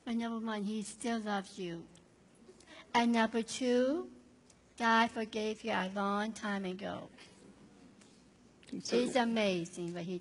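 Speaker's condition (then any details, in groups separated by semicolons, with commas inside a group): Down syndrome; depends on others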